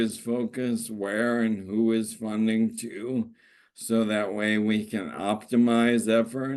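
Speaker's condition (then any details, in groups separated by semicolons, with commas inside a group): ALS; normal a year ago, no longer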